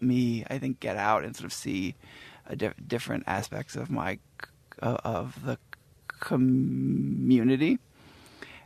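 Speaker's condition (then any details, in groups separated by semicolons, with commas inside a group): Stuttering; lifelong stutter, at times covert about stuttering, especially in childhood; b sound at word start hard, cannot say Ben, stuttered significantly on calls to senators; repeated sounds, prolonged sounds, blocks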